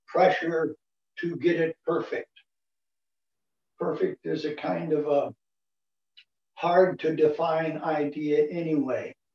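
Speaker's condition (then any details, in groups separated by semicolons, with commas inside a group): No condition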